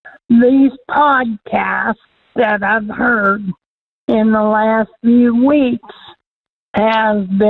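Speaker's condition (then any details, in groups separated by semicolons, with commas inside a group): Cerebral palsy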